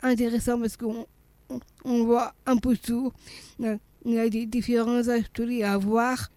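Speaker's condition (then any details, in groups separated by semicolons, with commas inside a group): Down syndrome; congenital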